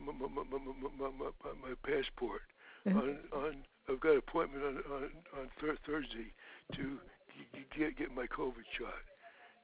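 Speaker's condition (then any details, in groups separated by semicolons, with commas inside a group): Parkinson's disease; no longer drives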